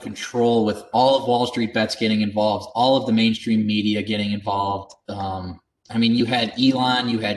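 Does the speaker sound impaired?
No.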